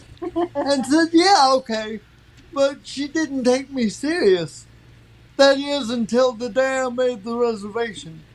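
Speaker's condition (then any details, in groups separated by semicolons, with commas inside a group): Cerebral palsy; from birth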